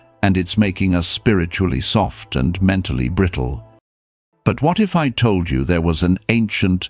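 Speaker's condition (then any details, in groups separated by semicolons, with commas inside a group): No condition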